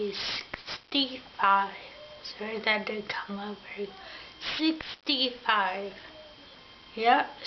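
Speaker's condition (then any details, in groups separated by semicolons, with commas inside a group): Ataxia; diction sometimes unclear, swallowing difficulty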